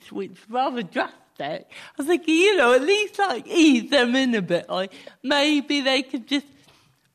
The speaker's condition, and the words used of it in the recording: Cerebral palsy. It is, which is great for someone with a speech impediment.